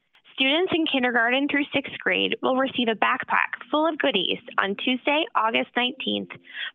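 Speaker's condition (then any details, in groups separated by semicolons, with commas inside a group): No condition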